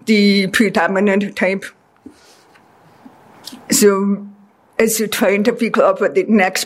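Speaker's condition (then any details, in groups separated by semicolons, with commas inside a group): Deafness; deaf since childhood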